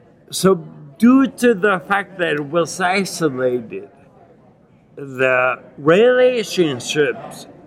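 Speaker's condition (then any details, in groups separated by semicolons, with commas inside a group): Acquired ataxia with dysarthria, acquired; Lance-Adams syndrome; onset age 39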